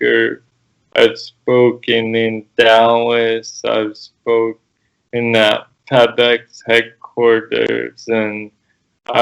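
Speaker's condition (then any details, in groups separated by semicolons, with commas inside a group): Cerebral palsy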